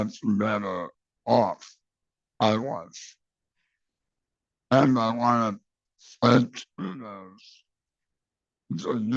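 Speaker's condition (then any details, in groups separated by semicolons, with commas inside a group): Base of tongue cancer; radical glossectomy with back muscle flap, no tongue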